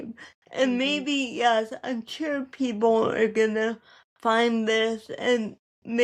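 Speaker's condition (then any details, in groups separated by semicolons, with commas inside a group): Cerebral palsy; lifelong voice differences, speech difficulty implied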